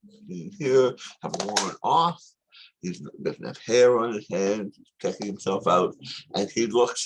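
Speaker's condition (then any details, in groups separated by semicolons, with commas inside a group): Tongue cancer surgery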